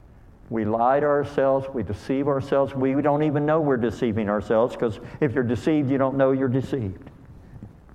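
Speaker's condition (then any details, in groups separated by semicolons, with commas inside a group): Cleft lip and palate; called hair lip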